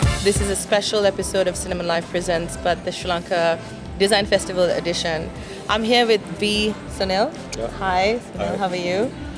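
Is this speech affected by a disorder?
No.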